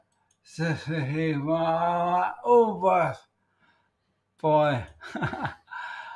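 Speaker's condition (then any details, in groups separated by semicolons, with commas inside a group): ALS; voice may sound peculiar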